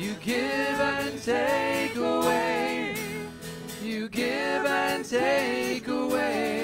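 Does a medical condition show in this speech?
No.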